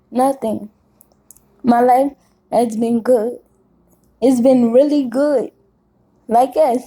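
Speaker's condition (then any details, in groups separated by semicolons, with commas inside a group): Cerebral palsy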